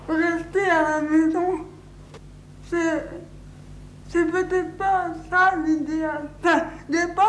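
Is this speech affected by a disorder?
Yes: cerebral palsy.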